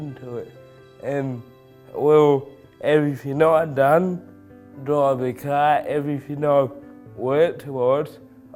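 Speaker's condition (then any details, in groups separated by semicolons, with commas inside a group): Cerebral palsy; birth injury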